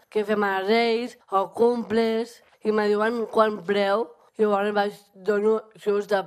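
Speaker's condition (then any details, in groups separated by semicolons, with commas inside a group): Down syndrome; adult aged 34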